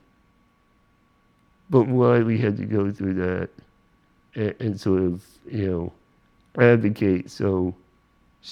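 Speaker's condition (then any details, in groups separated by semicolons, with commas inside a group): Spinal muscular atrophy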